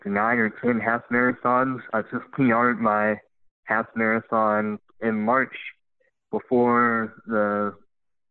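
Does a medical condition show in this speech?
Yes: cleft lip and palate; congenital, extreme leg deformities, many leg operations, full-time wheelchair at 13, bilateral above-knee amputation at 14; speech impediment, harder for new people to understand at first.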